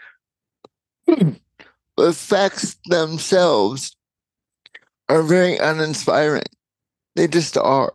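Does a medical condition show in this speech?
Yes: cerebral palsy.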